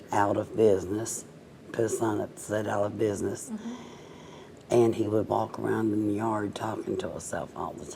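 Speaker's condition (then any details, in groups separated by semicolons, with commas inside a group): Cerebral palsy, mild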